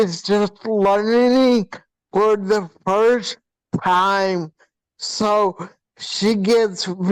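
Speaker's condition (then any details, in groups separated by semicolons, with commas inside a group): Hydrocephalus with shunt failure; congenital hydrocephalus, shunt failure, 12 brain surgeries, two VP shunts; physio, poor balance, wheelchair or walker, not degenerative, improving; speech affected, self speech therapy, uses artificial voice sometimes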